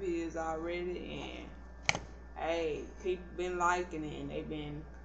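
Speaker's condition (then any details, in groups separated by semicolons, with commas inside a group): Cerebral palsy; not paralyzed, can stand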